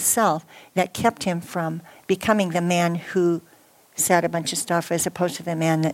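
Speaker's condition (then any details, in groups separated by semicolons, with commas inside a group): Cleft palate; born with cleft palate; ongoing speech impediment, partly overcome, notes own stumbling speech now; speech therapy growing up, unclear speech as child, sister a year and half younger interpreted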